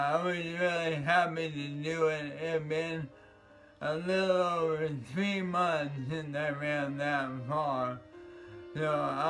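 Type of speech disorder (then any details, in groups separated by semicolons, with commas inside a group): Bulbar dysarthria; bulbar onset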